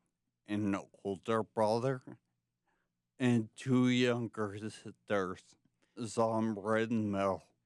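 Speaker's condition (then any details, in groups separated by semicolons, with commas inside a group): Traumatic brain injury from tumour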